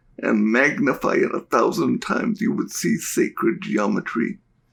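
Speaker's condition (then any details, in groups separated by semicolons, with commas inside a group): Cerebral palsy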